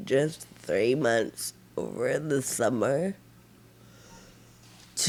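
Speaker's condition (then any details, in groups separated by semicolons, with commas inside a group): Friedreich ataxia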